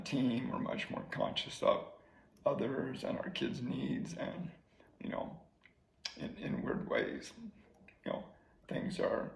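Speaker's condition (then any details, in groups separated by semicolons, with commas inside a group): ALS; slowly progressing ALS, feeding tube; swallowing increasingly difficult, soft spoken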